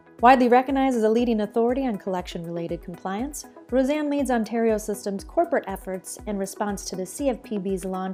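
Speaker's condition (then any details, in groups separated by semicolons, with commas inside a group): No condition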